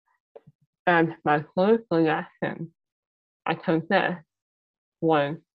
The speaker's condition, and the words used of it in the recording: Muscular dystrophy. I also have a bit of a speech impairment, but I hope that all of you out there are doing all right with understanding my speech so far.